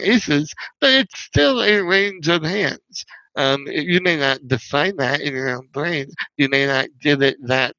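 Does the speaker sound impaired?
Yes: spinal muscular atrophy; wheelchair user.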